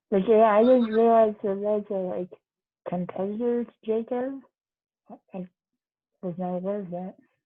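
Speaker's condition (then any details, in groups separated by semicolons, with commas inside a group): Duchenne muscular dystrophy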